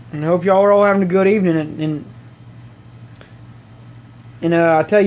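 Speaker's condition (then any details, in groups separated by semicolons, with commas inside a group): No condition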